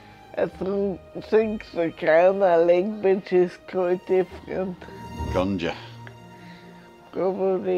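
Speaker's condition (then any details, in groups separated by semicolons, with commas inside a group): Multiple sclerosis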